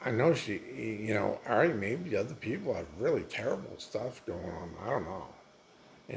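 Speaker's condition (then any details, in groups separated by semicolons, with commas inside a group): Multiple sclerosis; dry mouth, dry food hard to swallow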